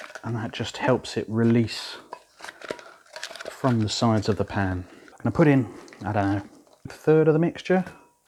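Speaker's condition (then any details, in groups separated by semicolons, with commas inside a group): No condition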